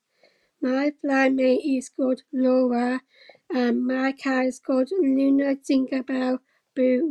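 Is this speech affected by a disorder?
Yes: Down syndrome; since infancy, hole in heart, heart surgery at nine months, wires for heart; adult, living independently for six years with a little support.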